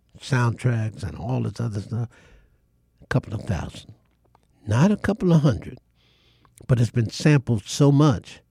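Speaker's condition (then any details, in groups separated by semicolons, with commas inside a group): No condition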